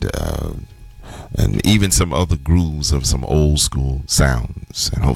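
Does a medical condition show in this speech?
No.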